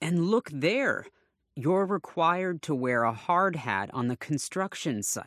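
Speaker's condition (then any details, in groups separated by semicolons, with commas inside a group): No condition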